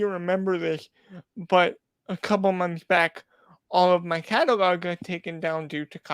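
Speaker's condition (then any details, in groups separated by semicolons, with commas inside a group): Cerebral palsy; uses a wheelchair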